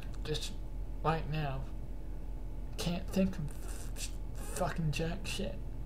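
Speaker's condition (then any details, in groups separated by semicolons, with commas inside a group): Cerebral palsy; cannot stand beyond 10 minutes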